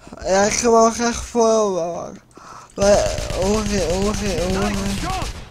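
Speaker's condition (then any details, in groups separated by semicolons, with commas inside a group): Cerebral palsy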